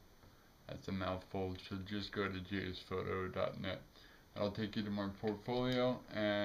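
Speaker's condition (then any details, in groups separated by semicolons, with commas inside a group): Cerebral palsy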